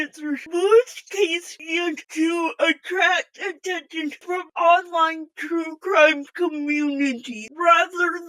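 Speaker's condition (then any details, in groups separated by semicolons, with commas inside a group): Physical speech impairment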